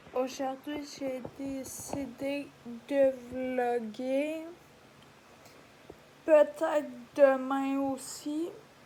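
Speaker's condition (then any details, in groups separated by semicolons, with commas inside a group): Ataxia; degenerative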